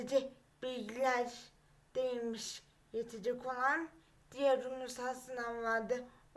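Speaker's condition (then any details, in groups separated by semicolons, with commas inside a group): Cerebral palsy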